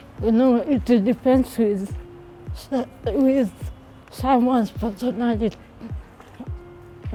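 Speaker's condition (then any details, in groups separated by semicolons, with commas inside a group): Cerebral palsy; since birth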